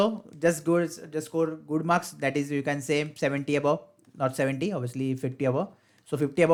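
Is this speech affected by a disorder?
No.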